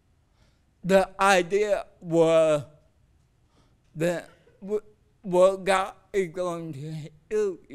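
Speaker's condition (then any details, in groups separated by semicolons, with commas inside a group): Cerebral palsy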